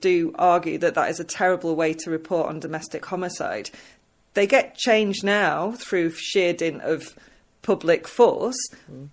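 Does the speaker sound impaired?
No.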